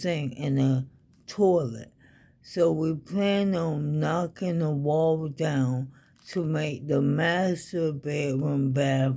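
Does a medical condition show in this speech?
Yes: ALS.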